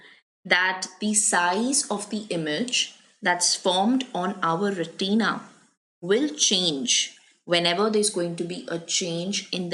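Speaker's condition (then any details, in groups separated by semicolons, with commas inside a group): No condition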